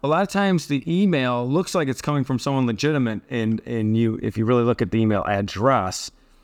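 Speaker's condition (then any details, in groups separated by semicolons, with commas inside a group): No condition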